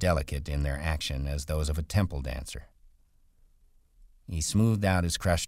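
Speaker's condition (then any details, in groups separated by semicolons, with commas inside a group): No condition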